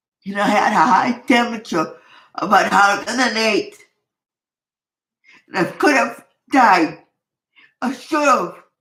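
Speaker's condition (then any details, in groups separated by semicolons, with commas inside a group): Cerebral palsy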